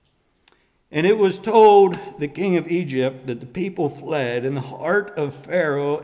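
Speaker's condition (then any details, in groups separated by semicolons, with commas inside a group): No condition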